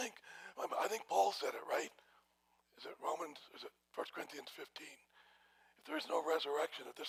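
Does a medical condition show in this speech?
No.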